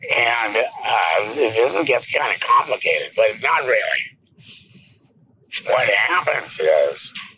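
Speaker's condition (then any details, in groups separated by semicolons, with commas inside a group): Laryngectomy; presses on neck daily to talk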